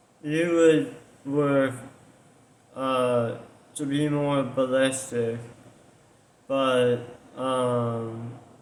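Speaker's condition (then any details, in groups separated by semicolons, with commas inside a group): Tongue cancer surgery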